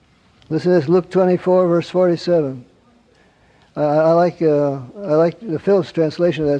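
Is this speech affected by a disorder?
Yes: Parkinson's; wakes at night.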